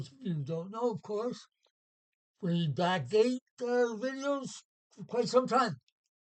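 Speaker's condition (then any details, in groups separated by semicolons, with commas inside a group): Parkinson's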